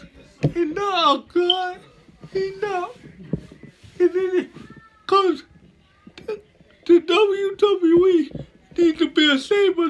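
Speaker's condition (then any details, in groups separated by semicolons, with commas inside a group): Cerebral palsy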